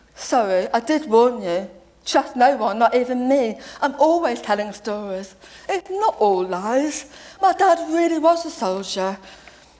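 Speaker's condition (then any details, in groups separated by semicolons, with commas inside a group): Deafness; deaf since age seven, lip reads, deaf family, sister lip-spoke television in childhood; works with interpreters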